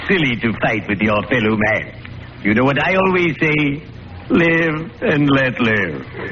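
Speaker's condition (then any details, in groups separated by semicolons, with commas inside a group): No condition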